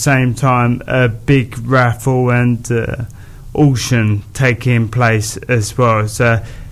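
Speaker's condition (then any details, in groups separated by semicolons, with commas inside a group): Motor neurone disease; balance problems and falls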